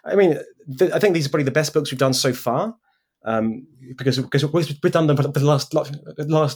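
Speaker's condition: Stutter; speech impediment; disfluent moment noted during this recording; makes recording podcasts difficult, still runs own podcast; repeated sounds, prolonged sounds

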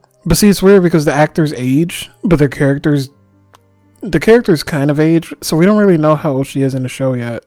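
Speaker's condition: No condition

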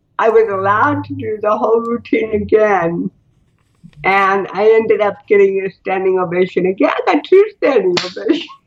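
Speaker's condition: Cerebral palsy; spinal cord and neck surgery

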